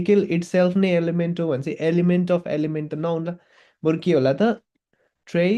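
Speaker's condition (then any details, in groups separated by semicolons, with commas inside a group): No condition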